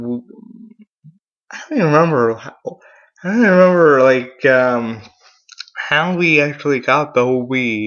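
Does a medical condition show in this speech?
Yes: cerebral palsy; mild.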